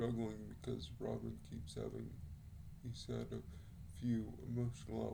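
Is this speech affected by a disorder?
Yes: cerebral palsy; speaks relatively well.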